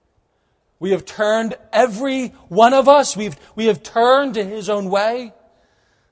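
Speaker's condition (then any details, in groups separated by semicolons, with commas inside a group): No condition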